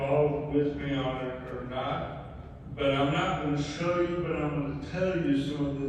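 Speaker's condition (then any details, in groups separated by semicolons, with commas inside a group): ALS; mainly right side and both legs; about two years since diagnosis, right hand nearly useless, left weakening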